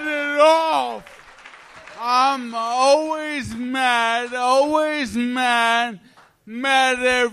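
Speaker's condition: ALS; Lou Gehrig's disease; accompanied by nurse girlfriend; said to be easier to understand than Aphrodite

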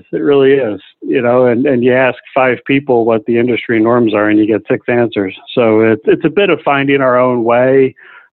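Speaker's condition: No condition

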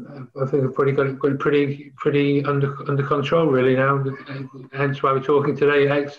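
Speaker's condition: Parkinson's disease; symptoms noticed by neighbour Dave Clark at age 39, diagnosed about 2 years later; reports condition pretty much under control, managed with lots of exercise

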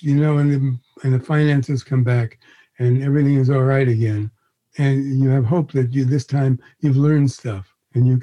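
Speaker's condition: Parkinson's disease; onset around age 81

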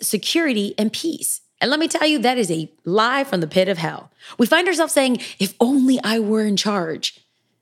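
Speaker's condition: No condition

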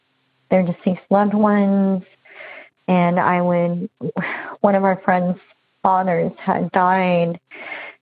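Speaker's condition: Bilateral cleft lip and palate; congenital

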